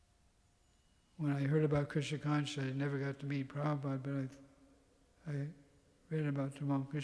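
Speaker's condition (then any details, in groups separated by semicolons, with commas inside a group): Parkinson's; tremor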